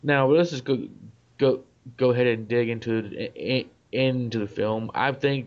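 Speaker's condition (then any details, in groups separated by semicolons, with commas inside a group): Stuttering; noticeable stuttering in conversation, worse under psychological stress, silently uses swear word to release stammers; repeated words, prolonged sounds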